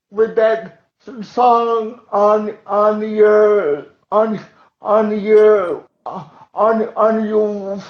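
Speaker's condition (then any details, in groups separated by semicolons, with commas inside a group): Cerebral palsy; uses wheelchair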